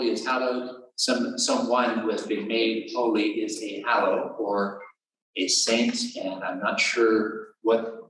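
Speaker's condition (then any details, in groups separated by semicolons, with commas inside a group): No condition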